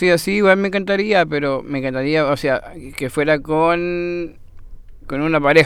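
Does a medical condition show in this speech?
Yes: Down syndrome.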